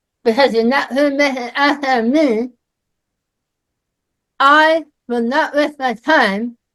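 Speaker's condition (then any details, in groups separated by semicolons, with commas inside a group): Myasthenia gravis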